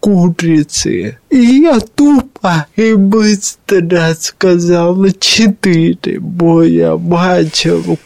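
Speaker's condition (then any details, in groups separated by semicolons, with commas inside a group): Cerebral palsy; born apparently lifeless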